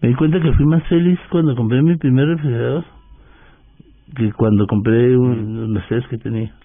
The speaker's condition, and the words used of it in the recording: Parkinson's disease. Como tengo la voz ahora que a veces me tiembla, a veces mm. se me entiende, a veces no se me entiende nada.